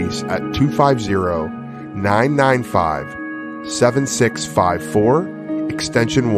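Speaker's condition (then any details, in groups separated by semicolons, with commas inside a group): No condition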